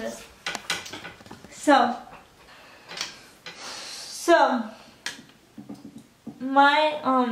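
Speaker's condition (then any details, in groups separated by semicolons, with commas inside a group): Spastic quadriplegia; motorized tilt wheelchair, transfer board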